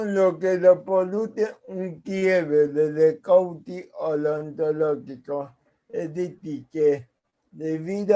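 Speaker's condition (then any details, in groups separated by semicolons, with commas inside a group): Cerebral palsy; speaks as if with potato in mouth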